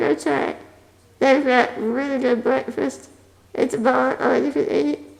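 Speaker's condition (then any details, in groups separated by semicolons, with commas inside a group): Spinal muscular atrophy type 2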